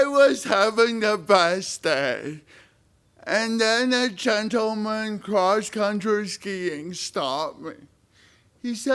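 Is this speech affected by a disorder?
Yes: spastic cerebral palsy.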